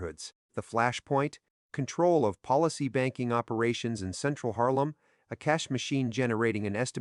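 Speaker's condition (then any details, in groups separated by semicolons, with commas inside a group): No condition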